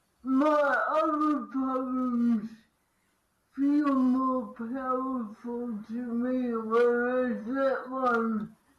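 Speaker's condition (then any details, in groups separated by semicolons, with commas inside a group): Cerebral palsy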